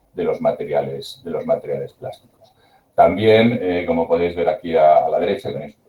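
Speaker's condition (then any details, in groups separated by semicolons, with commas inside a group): No condition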